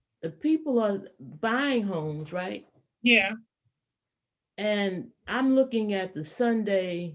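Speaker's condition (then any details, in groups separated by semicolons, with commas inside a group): No condition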